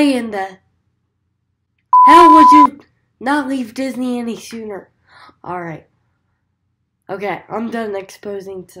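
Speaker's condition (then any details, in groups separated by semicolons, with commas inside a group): Cerebral palsy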